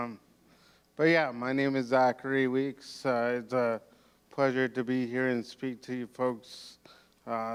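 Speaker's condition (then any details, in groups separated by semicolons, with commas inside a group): Cerebral palsy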